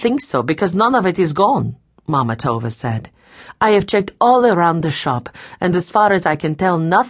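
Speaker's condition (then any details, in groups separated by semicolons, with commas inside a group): No condition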